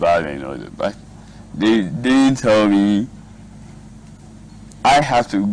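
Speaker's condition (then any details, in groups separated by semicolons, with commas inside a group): Cerebral palsy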